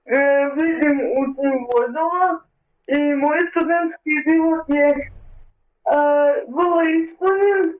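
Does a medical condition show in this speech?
Yes: cerebral palsy; cerebral palsy with blindness, daily help needed for mobility and adapted reading material; steady personal assistant via Druga Zamisao for almost two years, records literature, exams taken orally; own way of breathing and communicating must be shown to each new assistant, very communicative.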